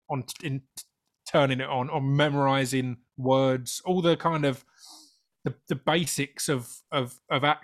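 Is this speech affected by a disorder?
Yes: stammer; well controlled, hidden through years of stage performing in music; stammers on certain words, especially initial w, extra line preparation usually prevents stammering; here repeated words, prolonged sounds.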